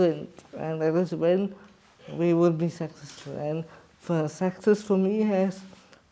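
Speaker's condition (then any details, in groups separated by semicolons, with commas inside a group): Cerebral palsy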